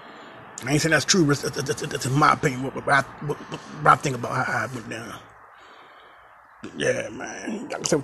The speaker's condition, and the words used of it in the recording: Stuttering. I know y'all saying, damn, this nigga can't talk for shit, man.